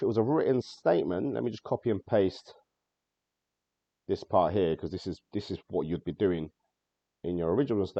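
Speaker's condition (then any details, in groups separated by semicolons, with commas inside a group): No condition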